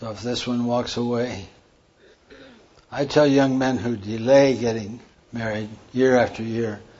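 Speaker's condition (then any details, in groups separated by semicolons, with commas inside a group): Parkinson's; Nebraska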